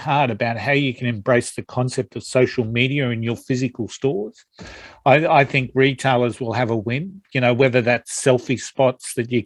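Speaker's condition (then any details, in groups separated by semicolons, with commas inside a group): No condition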